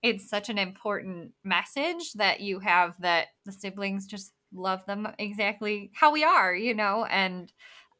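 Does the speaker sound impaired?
Yes: bilateral cleft lip and palate; congenital.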